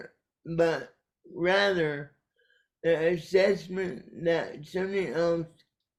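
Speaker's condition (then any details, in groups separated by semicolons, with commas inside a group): Cerebral palsy; caused by brainstem aneurysm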